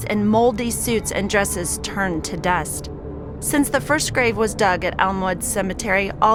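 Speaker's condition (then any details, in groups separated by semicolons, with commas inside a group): No condition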